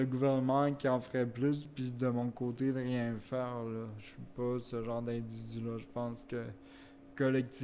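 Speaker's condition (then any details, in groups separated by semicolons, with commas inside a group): Cerebral palsy; wheelchair use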